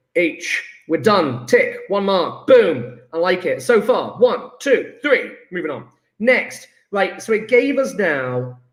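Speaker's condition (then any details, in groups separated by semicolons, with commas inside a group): No condition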